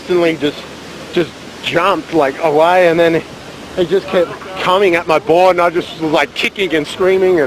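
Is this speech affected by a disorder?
No.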